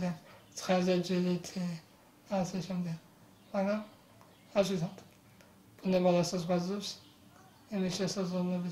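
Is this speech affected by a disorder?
Yes: muscular dystrophy.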